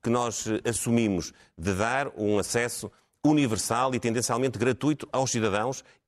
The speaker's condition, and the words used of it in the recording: No condition.